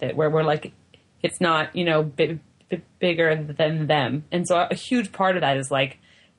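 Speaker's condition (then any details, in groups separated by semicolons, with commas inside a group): Stuttering; stutters a lot, prefers stuttering confidently over voluntary stuttering; real stuttering at show opening, start of show feels like pressure, stutters through it; usually stutters on show opening, always genuine not voluntary; repeated sounds, blocks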